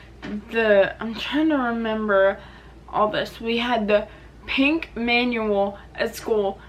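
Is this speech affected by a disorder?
Yes: cerebral palsy.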